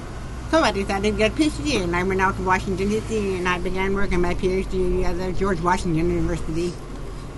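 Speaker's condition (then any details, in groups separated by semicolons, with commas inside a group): Deafness, profound, genetic, severe; cochlear implants for a couple of years, bypass damaged nerve, formerly hearing aids, groups still hard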